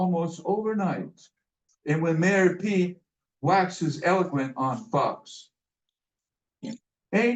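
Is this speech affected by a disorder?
No.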